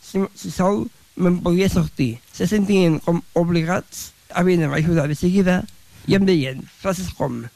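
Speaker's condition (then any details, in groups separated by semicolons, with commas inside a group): Down syndrome; describes self as very talkative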